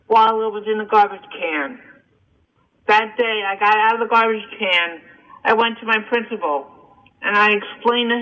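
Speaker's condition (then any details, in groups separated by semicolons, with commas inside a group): Cerebral palsy and hearing loss; almost 51 years old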